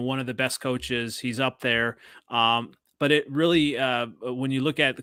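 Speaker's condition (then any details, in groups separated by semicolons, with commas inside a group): No condition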